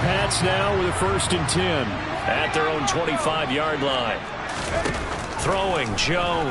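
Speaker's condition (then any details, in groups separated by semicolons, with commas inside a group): No condition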